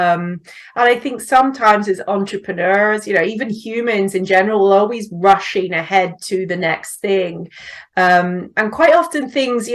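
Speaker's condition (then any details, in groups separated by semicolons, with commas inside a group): No condition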